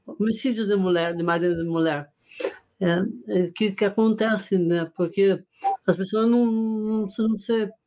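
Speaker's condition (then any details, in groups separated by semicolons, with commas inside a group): Parkinson's disease; facial rigidity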